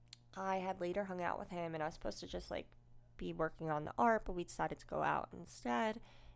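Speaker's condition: Cleft lip and palate, unilateral

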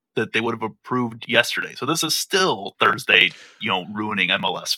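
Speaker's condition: No condition

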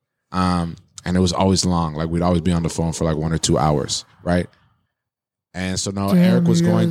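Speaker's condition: No condition

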